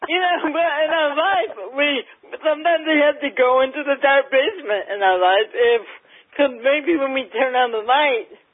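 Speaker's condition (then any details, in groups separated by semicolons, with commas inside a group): Cerebral palsy, mild; mildly affects speech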